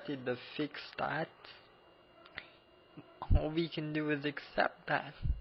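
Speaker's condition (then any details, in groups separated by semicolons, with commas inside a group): Cerebral palsy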